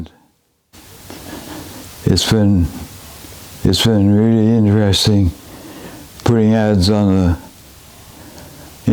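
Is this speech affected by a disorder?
Yes: advanced Parkinson's disease, severe.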